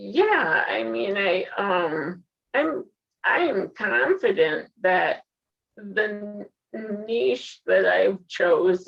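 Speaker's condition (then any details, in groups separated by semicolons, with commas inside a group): Spinal muscular atrophy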